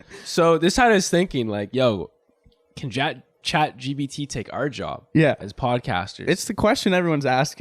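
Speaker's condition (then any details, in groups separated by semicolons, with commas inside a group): No condition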